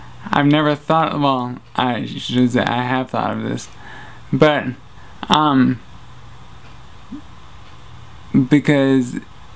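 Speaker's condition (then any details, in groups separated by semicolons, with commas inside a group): Traumatic brain injury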